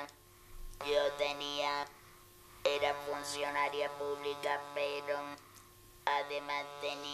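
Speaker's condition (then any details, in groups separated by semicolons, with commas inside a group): Total laryngectomy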